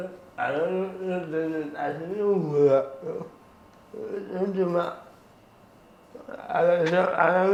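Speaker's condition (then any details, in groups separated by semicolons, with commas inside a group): Cerebral palsy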